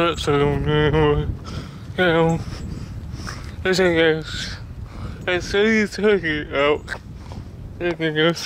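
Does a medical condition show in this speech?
Yes: cerebral palsy; speech disability.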